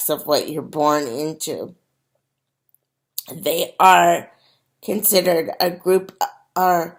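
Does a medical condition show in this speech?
Yes: cerebral palsy.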